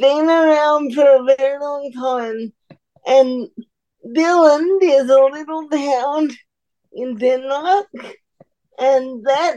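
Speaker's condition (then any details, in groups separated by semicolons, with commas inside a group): Cerebral palsy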